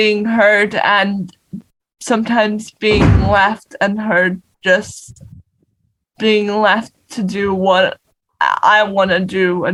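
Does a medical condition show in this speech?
Yes: cerebral palsy; non-progressive physical disability.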